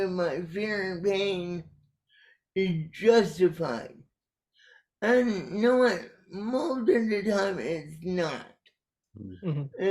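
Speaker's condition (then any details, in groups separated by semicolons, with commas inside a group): Cerebral palsy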